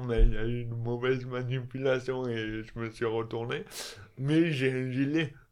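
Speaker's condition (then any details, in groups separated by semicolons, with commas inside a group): Dystonia; elocution difficulties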